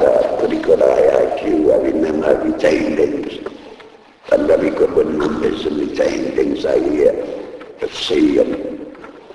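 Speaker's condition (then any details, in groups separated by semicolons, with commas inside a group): Laryngectomy; voice box removed by operation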